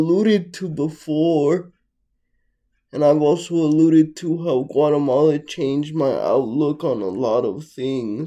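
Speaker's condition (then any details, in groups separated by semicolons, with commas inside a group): Cerebral palsy, mixed, mild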